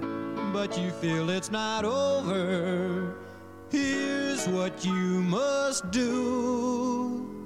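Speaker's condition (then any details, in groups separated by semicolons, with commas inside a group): No condition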